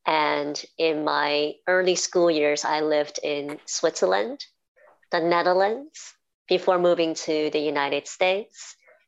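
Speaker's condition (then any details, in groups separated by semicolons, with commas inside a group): Cleft palate and cleft lip; speech described as very clear after speech therapy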